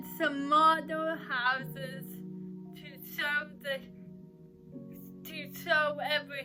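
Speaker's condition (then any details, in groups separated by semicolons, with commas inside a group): Cerebral palsy; uses crutches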